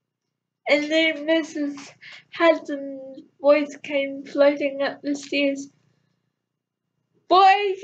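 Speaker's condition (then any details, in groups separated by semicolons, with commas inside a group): Cerebral palsy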